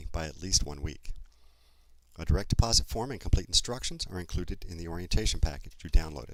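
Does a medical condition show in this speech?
No.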